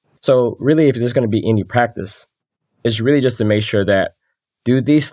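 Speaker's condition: No condition

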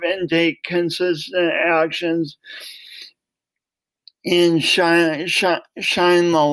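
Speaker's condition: Cerebral palsy; coordination differences

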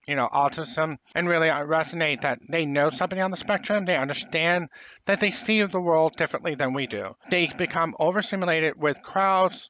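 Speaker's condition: Profound hearing loss, congenital

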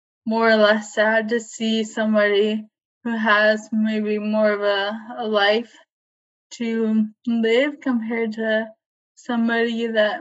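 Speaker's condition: ALS, limb onset; diagnosed at age 25, onset in arms and legs, not bulbar onset; voice tires and gets close to being lost while talking

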